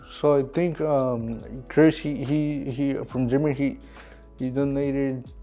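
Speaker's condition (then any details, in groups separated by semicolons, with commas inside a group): Cerebral palsy; cerebral palsy, premature birth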